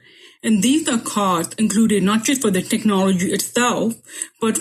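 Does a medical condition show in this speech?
Yes: profound deafness; 98% hearing loss, grew up wearing hearing aids, cochlear implant candidate, communicates by lip reading; closed captioning on screen during this virtual talk, uses a hearing aid model that helps.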